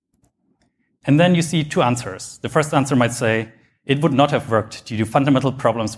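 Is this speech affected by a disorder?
No.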